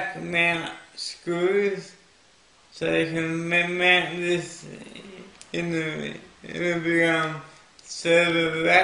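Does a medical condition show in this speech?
Yes: cerebral palsy.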